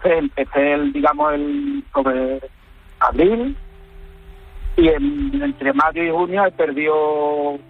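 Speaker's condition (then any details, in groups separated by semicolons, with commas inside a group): No condition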